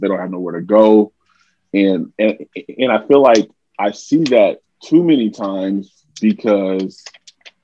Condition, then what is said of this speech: Stuttering. The delivery is pretty similar. You know, like I said, I speak with a stammer.